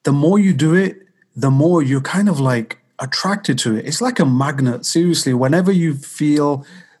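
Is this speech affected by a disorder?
No.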